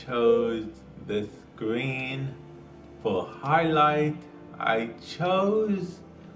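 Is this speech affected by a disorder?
Yes: cerebral palsy; affects speech.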